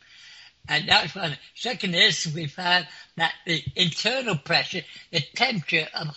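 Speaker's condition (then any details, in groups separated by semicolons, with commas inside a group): Clinically deaf; clinically deaf since school age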